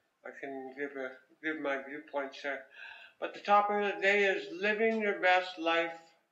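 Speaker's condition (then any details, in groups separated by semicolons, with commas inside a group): Head and neck cancer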